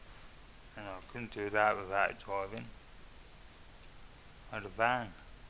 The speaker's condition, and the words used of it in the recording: Multiple sclerosis. I apologise in advance if I'm starting to slur my words, because as part of MS, as you